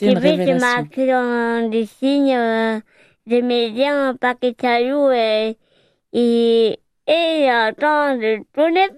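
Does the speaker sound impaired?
Yes: hearing impairment; hearing impaired from birth, hearing aid, removes aid in very loud sound, chansigne learned from Patrice Carillo, Foyer Marignotte.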